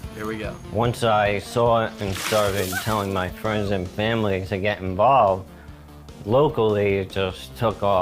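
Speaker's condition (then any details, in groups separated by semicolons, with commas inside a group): ALS; gradually increasing weakness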